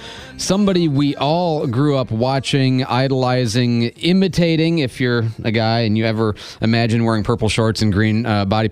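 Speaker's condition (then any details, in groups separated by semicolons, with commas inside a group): No condition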